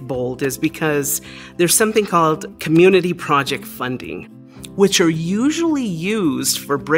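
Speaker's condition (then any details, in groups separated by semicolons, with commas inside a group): No condition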